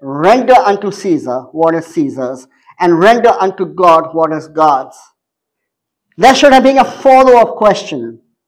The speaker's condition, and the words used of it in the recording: Cleft palate. I had major speech impediments growing up. I still have them.